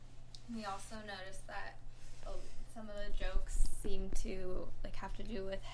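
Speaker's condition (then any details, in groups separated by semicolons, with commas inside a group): No condition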